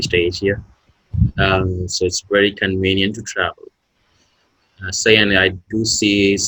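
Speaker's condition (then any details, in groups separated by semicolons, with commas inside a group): No condition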